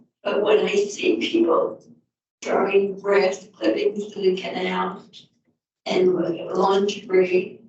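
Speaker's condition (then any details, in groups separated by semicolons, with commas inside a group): Multiple sclerosis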